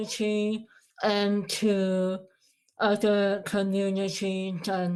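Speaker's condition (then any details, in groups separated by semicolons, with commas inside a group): Moebius syndrome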